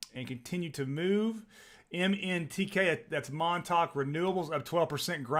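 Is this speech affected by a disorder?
No.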